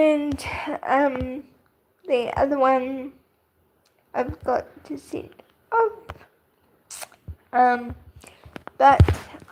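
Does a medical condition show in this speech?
Yes: cerebral palsy.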